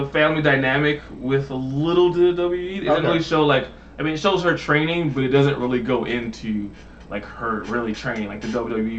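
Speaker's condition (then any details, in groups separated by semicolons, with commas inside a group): No condition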